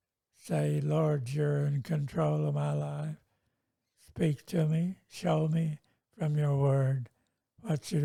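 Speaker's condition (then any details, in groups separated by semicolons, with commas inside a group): Multiple sclerosis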